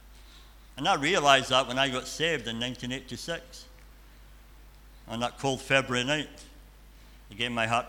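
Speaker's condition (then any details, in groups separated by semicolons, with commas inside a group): Cleft palate and cleft lip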